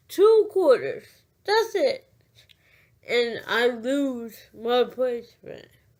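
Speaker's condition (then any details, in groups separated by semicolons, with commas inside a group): Cerebral palsy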